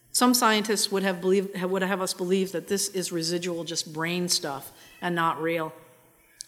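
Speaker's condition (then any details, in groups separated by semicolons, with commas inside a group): No condition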